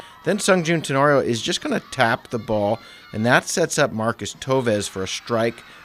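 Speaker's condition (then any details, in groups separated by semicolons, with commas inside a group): No condition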